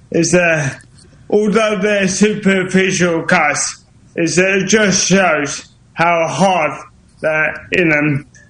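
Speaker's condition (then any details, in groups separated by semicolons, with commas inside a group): Motor neuron disease; voice slowing down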